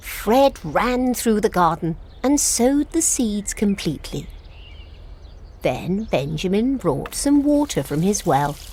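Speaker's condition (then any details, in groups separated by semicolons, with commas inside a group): No condition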